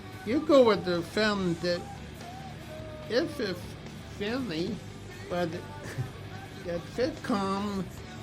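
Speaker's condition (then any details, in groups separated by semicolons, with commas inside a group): Cerebral palsy; speech affected, tongue cannot reach roof of mouth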